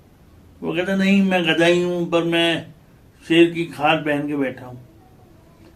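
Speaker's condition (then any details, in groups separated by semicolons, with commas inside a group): Cerebral palsy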